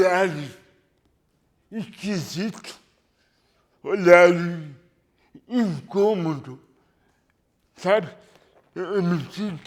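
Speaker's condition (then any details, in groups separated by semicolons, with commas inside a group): Cerebral palsy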